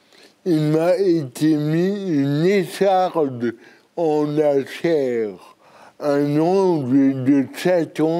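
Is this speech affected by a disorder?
Yes: cerebral palsy; birth injury.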